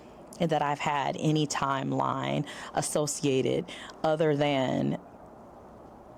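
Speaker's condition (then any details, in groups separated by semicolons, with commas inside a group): No condition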